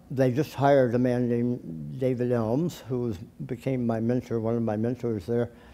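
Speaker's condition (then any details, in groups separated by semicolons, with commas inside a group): Tongue cancer surgery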